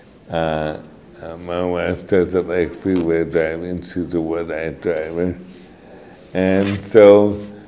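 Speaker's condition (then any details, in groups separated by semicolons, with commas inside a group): Mitochondrial disorder; mitochondrial disorder, walking very difficult; affects speech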